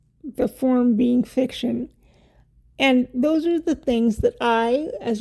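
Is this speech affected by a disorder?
Yes: cerebral palsy; wheelchair user.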